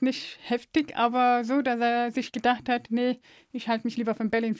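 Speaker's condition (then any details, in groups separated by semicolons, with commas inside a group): Deafness; deaf since birth, diagnosed by brainstem audiometry, suspected oxygen lack from cord around neck at birth; speaks very clearly, spoken language learned via early intervention, mother, Aachen deaf kindergarten, balloons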